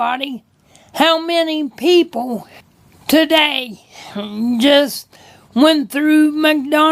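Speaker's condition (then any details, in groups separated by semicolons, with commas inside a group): Cerebral palsy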